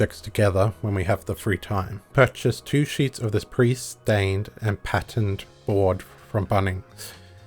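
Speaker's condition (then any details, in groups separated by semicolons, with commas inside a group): No condition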